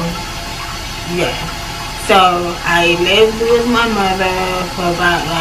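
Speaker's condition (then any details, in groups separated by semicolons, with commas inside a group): Cerebral palsy; from birth, left leg affected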